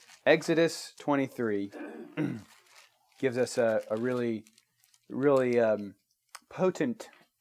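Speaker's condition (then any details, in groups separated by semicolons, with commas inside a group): No condition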